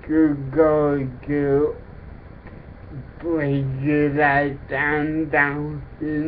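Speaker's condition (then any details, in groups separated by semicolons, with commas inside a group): Cerebral palsy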